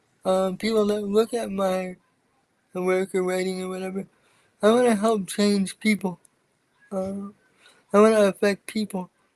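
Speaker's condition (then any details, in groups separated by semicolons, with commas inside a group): Cerebral palsy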